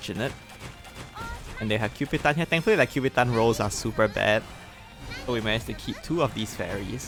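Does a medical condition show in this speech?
No.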